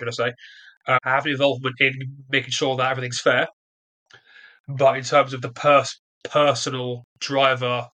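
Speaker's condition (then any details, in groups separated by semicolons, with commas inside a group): Stutter; developmental, onset early childhood, lifelong, more severe during trial, barely able to speak first six months in prison; stutters during this interview; ignores disfluencies and keeps talking, media presence trained as main focus; repeated sounds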